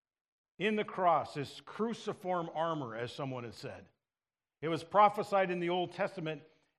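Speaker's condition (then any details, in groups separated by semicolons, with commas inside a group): No condition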